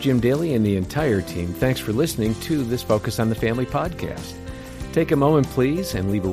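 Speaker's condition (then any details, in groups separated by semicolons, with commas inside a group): No condition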